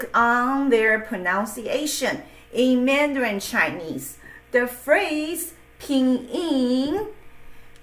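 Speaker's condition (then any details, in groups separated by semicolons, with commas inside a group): No condition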